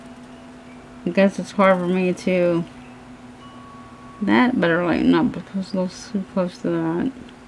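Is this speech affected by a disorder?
Yes: cerebral palsy; hands affected, shaking.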